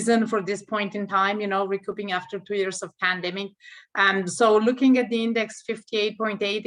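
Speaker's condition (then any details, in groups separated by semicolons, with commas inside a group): No condition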